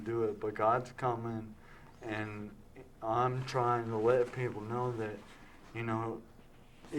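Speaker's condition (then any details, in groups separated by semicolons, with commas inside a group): Traumatic brain injury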